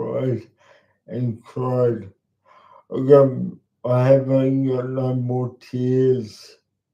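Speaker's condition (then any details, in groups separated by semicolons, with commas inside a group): Cerebral palsy; talks slowly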